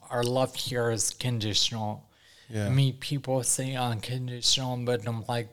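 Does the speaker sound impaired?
Yes: ataxia after strokes, mild; ataxia with uncoordinated movements and weakness after four strokes, nine brain surgeries, formerly walker and cane; initially nonverbal, knew only ASL alphabet, improvised signs, now slight speech impediment, not really bad.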